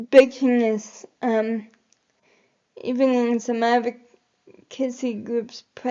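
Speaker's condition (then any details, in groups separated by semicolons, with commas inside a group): Cerebral palsy; quadriplegic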